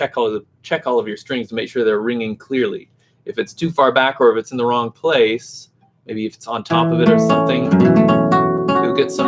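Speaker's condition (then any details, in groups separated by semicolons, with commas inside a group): No condition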